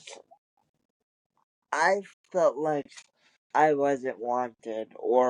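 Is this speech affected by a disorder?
Yes: cerebral palsy; wheelchair user.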